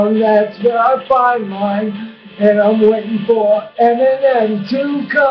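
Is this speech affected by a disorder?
Yes: brain injury; bicycle accident head injury.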